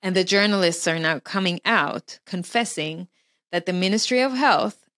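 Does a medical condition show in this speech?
No.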